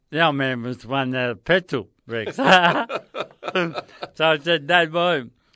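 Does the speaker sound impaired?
Yes: motor neurone disease; progressive, terminal, onset in hands, spread up arms and across back; voice affected, speech noticeably changed.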